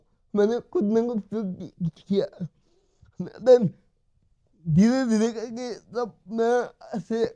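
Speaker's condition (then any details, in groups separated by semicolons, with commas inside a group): Cerebral palsy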